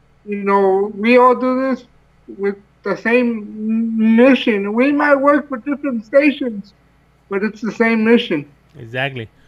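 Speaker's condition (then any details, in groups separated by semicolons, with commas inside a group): Cerebral palsy; from birth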